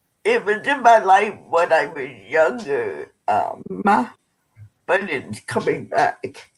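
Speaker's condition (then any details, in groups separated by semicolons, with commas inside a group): Cerebral palsy; able to write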